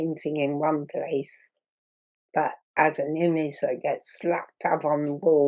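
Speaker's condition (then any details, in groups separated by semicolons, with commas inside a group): Muscular dystrophy; progressive muscle wasting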